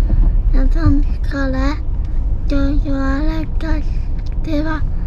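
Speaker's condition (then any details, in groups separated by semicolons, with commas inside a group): Cerebral palsy; cannot walk independently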